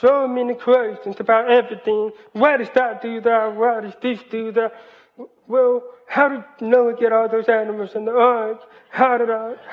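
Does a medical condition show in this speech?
Yes: hearing loss, cochlear implant; doctors predicted poor speech at age 5, parents pushed speaking over sign language.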